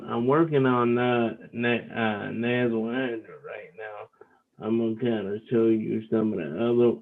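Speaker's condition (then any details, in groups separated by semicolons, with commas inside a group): Cerebral palsy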